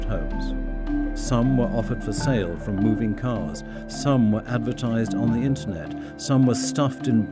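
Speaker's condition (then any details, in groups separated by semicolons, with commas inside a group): No condition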